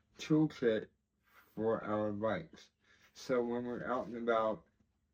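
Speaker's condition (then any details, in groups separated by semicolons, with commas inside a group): Cerebral palsy; tends to mess up words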